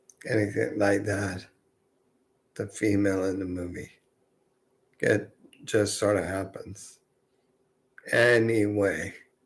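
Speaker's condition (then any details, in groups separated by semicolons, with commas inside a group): Multiple sclerosis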